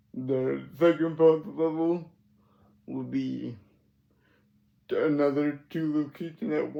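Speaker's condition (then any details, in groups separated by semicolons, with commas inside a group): Cerebral palsy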